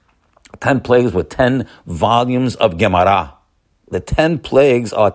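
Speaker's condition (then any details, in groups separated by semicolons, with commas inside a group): No condition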